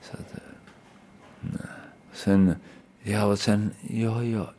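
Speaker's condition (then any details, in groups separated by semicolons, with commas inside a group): Aphasia after brain injury; hit by car at age seven, no diagnosis given, right hand difficulty, memory gaps; taken to Malmska Sjukhuset, later tested in Vasa, past seizures treated with medication, now off medication; word-finding difficulty, circumlocution, could not speak at first after injury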